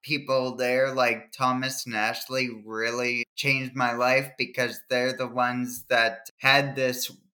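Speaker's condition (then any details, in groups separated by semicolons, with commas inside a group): Cerebral palsy; from birth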